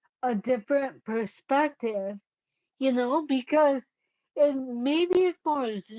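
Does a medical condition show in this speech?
Yes: cerebellar ataxia.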